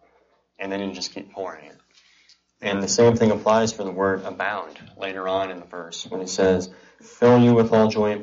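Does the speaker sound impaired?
Yes: cleft palate and cleft lip; congenital cleft palate and cleft lip, present from birth in Kuwait.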